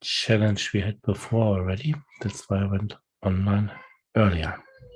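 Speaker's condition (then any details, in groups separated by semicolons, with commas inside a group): No condition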